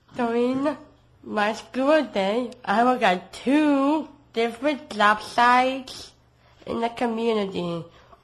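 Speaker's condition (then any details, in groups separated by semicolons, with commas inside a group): Down syndrome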